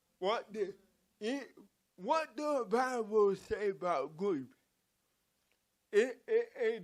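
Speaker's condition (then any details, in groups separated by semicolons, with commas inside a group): Cerebral palsy; from birth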